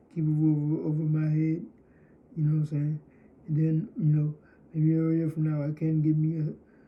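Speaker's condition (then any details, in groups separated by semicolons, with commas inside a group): Cerebral palsy, spastic diplegia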